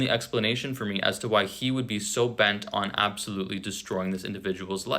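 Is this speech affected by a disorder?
No.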